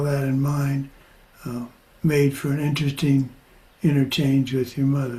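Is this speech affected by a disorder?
Yes: Parkinson's; progressing.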